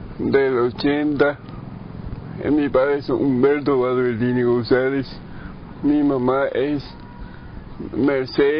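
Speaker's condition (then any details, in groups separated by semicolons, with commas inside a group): Brain lesion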